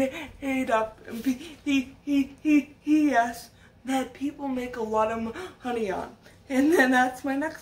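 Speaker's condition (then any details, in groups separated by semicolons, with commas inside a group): Cerebral palsy, severe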